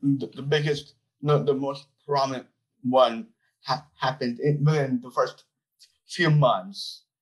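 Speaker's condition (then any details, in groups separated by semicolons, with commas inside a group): Down syndrome; adult man, about 25; called very articulate by host, gave TEDx talk, runs public speaking business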